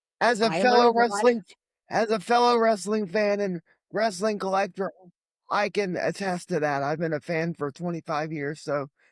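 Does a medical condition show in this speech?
Yes: cerebral palsy; limited mobility, legs.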